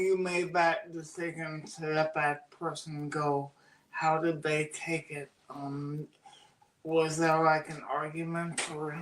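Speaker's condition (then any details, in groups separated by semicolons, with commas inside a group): Cerebral palsy; birth oxygen deprivation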